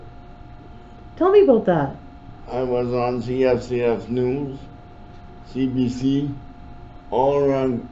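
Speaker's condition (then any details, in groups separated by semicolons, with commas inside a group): Cerebral palsy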